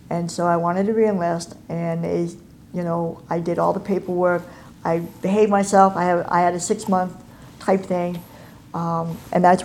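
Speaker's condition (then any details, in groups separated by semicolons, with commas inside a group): Cleft palate and cleft lip; over 30 years ago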